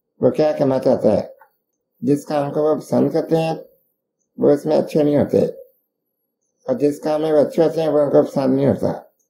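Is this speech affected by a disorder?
Yes: Duchenne muscular dystrophy.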